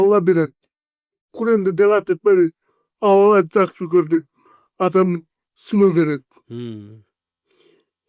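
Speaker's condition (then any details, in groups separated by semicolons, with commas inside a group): Cerebral palsy; 40 years with condition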